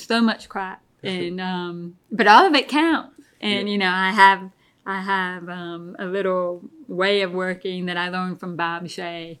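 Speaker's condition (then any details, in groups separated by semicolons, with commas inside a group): Deafness; pretty bad tinnitus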